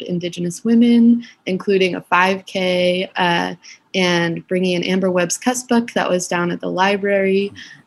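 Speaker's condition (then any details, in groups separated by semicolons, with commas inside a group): No condition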